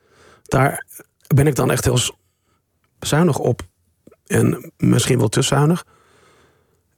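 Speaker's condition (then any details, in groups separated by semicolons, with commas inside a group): Stuttering; stuttering since age 3; speaking on live radio, school-talk phrase now comes out fluently; childhood school presentations frustrating, speaking felt harder than writing; repeated sounds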